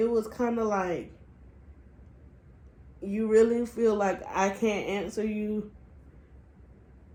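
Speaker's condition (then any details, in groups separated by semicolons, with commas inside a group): Cerebral palsy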